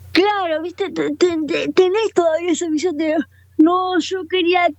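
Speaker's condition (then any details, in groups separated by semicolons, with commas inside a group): Cerebral palsy, quadriparesis; wheelchair user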